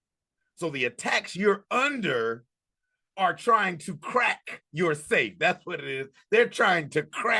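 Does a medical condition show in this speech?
No.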